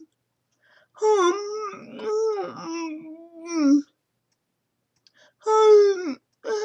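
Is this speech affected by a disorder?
Yes: cerebral palsy.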